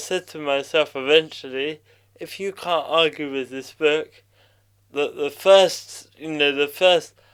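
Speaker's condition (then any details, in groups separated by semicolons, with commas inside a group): Cerebral palsy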